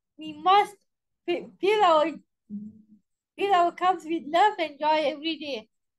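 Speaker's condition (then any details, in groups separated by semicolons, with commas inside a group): Cerebral palsy spastic quadriplegia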